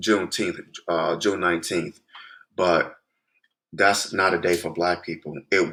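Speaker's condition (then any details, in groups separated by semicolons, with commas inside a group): No condition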